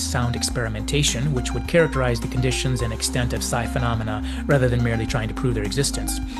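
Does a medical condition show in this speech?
No.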